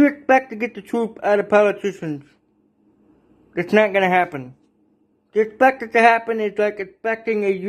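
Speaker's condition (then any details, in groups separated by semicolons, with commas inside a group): Cerebral palsy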